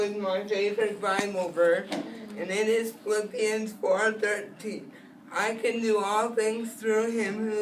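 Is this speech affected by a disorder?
Yes: spastic cerebral palsy.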